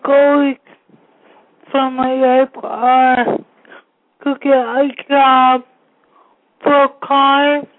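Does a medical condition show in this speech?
Yes: spastic quadriplegic cerebral palsy; all four limbs, brain and nervous system, affects movement, learning, hearing, seeing, thinking, uses equipment; speaks briefly, Job Path support staff restates her words for listeners.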